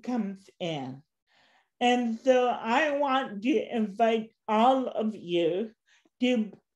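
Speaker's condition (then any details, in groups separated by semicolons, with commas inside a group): Cerebral palsy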